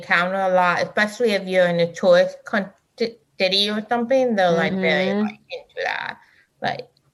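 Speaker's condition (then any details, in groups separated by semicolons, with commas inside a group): Deafness; wears hearing aid, uses speech-transcription app, uses sign language; elevates voice when not wearing hearing aid, cannot hear own voice, goes by feel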